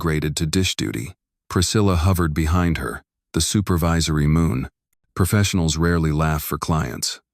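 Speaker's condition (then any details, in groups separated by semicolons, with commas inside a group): No condition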